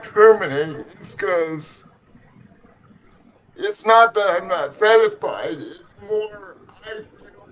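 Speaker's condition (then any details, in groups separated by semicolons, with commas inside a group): Cerebral palsy; legs affected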